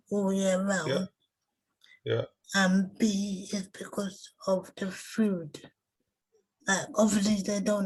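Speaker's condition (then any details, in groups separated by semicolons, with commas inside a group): Cerebral palsy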